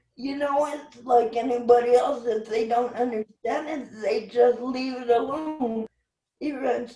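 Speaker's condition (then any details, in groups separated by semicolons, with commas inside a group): Cerebral palsy; speech impediment, can sound drunk on phone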